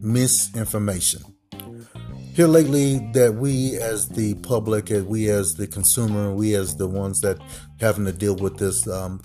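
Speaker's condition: No condition

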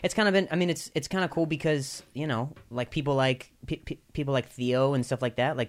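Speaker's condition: Stutter; possibly audible when naming podcast; repeated sounds, repeated words

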